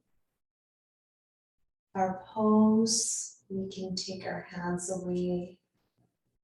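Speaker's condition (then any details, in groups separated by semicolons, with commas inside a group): No condition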